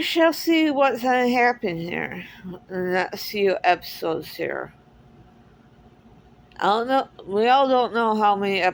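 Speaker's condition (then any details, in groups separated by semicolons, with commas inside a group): Cerebral palsy; speaks differently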